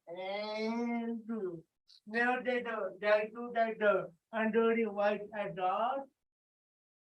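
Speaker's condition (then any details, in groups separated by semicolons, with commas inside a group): Cerebral palsy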